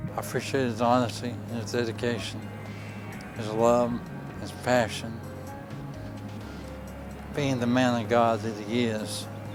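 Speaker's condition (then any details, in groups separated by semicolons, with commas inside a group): ALS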